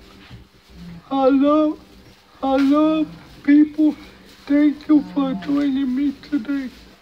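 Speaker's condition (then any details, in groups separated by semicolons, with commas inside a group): Cerebral palsy; speech hard to understand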